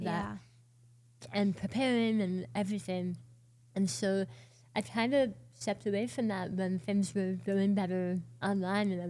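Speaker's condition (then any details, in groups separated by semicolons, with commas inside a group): Oral cancer, partial glossectomy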